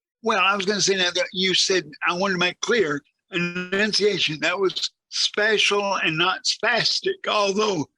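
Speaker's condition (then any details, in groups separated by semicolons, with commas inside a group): Cerebral palsy; severely disabled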